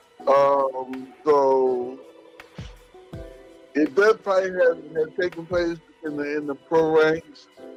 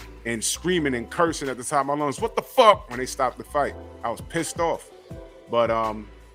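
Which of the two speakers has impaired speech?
The first: brain injury, mild; minor; slurred speech.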